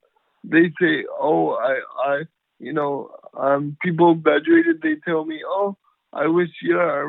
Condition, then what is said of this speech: Cerebral palsy. I can use my voice very well.